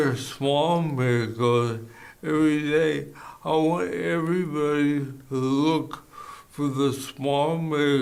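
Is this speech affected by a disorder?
Yes: ALS; bulbar onset, slurred speech first.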